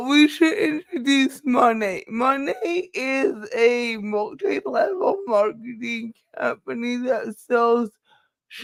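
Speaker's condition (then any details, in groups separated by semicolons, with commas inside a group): Cerebral palsy; speech affected, permanent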